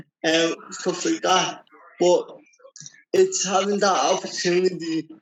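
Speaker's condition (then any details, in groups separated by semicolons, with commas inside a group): Cerebral palsy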